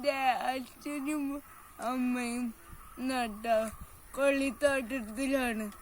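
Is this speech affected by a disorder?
Yes: cerebral palsy.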